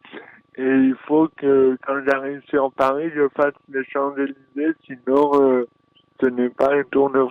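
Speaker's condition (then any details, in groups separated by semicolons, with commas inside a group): Dystonia; present since birth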